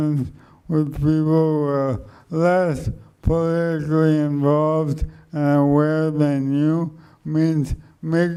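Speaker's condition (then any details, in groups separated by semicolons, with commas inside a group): ALS; speech slowed and softened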